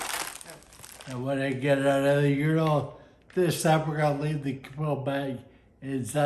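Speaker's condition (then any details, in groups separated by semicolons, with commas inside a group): Friedreich's ataxia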